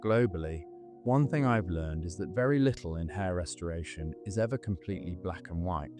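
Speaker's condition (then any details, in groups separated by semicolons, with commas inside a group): No condition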